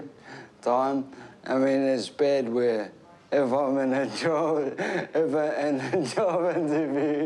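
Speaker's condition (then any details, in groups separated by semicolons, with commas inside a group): Traumatic brain injury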